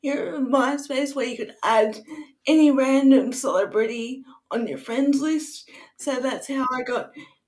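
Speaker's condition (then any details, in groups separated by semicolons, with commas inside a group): Cerebral palsy; wheelchair user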